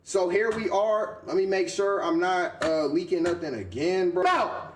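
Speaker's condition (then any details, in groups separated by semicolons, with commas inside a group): No condition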